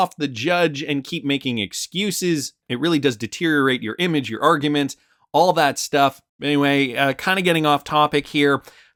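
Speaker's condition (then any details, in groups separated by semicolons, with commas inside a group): No condition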